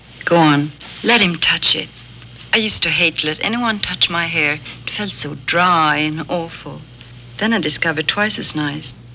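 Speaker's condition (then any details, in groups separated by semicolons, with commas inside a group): No condition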